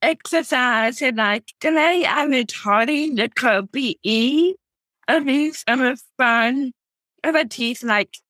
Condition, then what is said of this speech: Down syndrome. I can tell that you're working hard on speaking slowly and clearly.